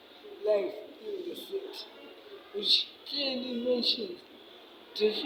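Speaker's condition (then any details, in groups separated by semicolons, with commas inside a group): Cerebral palsy; affects speech and hands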